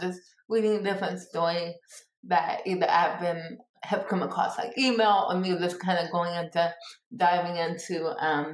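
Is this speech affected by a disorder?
Yes: cerebral palsy; born two months premature.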